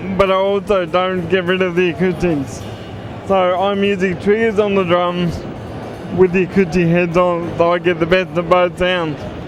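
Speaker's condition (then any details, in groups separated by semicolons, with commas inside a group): Cerebral palsy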